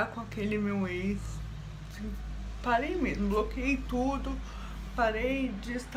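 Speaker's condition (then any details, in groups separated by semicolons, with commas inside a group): Cerebral palsy; right hemiparesis with dystonia, oxygen lack after birth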